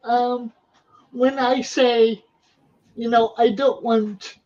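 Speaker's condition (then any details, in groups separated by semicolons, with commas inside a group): Cerebral palsy; wheelchair user, physical therapy; undiagnosed problem over past year and a half, on seven medications including pain medication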